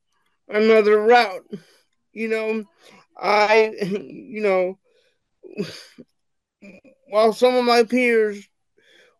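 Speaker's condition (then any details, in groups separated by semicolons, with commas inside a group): Cerebral palsy; wheelchair bound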